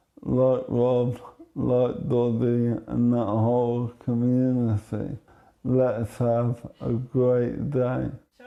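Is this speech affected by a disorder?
Yes: motor neurone disease; diagnosed about 2.5 years ago.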